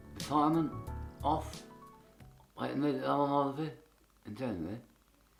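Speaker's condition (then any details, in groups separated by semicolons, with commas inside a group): Tongue cancer; half tongue removed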